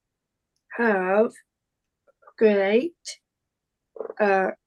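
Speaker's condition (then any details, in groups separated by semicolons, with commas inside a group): Down syndrome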